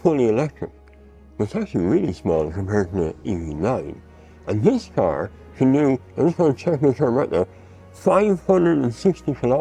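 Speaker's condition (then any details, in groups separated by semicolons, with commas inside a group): Mouth cancer surgery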